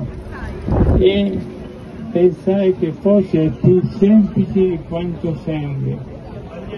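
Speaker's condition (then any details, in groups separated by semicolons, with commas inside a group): ALS; bulbar form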